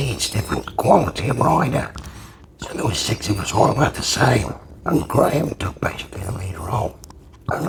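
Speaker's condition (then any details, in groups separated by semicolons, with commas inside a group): Laryngectomy; permanent tracheostomy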